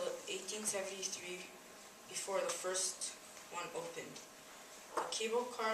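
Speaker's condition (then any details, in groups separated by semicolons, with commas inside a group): No condition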